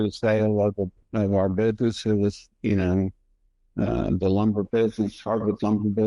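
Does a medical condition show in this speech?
Yes: multiple sclerosis.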